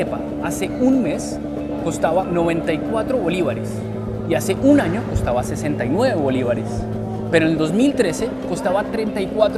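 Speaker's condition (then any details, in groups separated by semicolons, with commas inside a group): No condition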